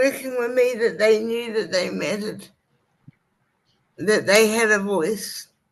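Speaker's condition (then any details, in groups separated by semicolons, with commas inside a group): Cerebral palsy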